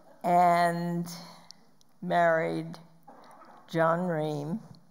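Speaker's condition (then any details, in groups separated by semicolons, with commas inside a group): Spasmodic dysphonia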